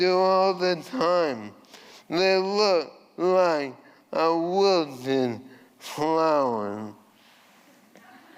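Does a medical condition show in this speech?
Yes: ALS.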